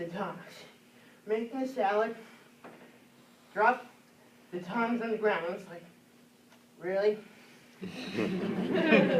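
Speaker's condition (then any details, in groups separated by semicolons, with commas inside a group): Cerebral palsy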